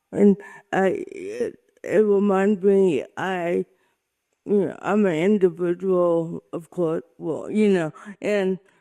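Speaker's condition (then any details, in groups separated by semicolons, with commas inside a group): Cerebral palsy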